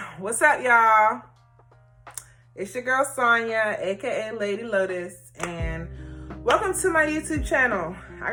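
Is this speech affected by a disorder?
No.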